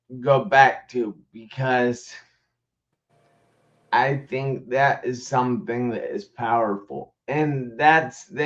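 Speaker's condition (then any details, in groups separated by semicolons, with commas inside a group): Traumatic brain injury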